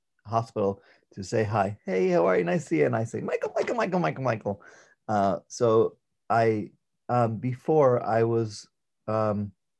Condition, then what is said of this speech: Aphasia. I have aphasia. Aphasia is like my speaking ability.